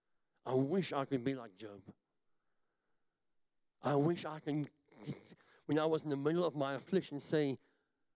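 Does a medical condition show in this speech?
Yes: cleft palate; talks funny, self-described.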